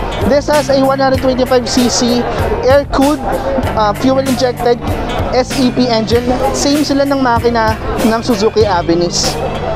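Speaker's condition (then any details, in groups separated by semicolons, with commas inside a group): No condition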